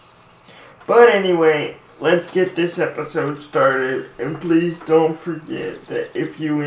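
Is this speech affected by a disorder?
Yes: cerebral palsy, mild.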